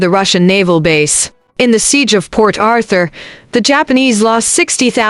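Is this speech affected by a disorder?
No.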